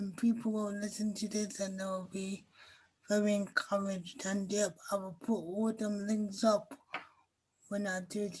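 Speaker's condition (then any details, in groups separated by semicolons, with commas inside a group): Cerebral palsy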